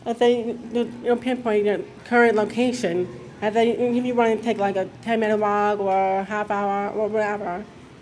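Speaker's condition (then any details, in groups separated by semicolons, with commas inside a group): Deafness; mix of speech and sign growing up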